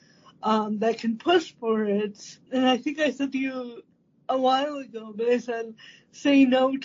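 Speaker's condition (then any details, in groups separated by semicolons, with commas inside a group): Cerebral palsy; replacing standing frame needing transfer by helper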